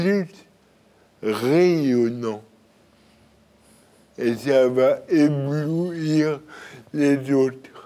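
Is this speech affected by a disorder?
Yes: cerebral palsy; birth injury.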